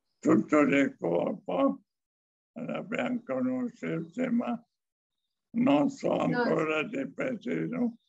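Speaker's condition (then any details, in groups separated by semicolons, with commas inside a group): Amyotrophic lateral sclerosis; six years since onset, tried wheelchair; still speaks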